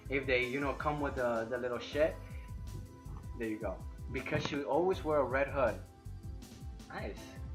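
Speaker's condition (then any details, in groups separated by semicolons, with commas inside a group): No condition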